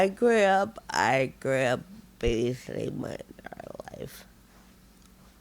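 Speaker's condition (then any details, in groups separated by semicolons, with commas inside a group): Friedreich ataxia, severe; progressive neuromuscular disease; advanced, abilities lost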